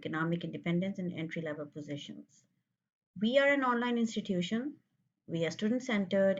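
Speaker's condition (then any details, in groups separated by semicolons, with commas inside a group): No condition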